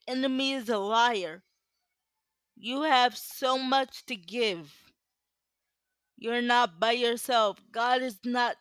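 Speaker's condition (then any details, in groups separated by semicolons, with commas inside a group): Cerebral palsy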